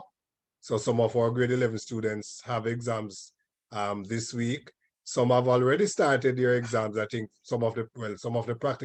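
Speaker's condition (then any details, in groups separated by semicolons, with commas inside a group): No condition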